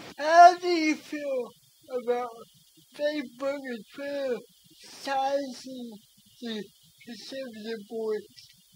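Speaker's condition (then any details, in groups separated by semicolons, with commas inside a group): Cerebral palsy; speech affected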